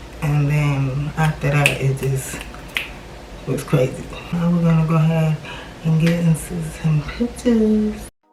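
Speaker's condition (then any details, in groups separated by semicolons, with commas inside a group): Cerebral palsy; from birth, left leg affected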